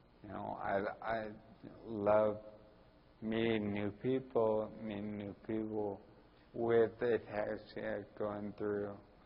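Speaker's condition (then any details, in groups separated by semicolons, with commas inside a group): Ataxia; Friedreich's ataxia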